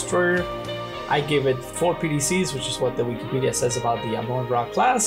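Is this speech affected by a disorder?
No.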